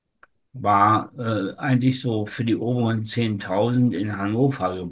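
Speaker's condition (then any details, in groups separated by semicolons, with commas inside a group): Spastic tetraparesis; from birth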